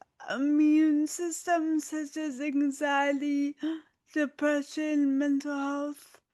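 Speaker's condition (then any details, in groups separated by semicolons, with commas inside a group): Dystonia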